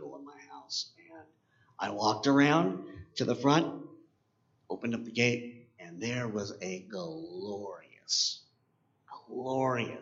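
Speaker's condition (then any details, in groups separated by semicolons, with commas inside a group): Cleft palate; oral appliance once worn to help speak properly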